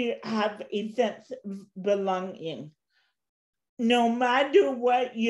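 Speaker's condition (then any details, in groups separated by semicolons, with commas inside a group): Cerebral palsy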